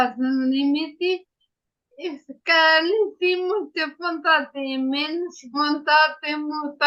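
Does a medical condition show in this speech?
Yes: ataxia after brain injury.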